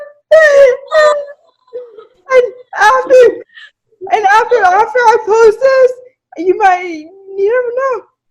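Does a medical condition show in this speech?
Yes: cerebral palsy; present from birth.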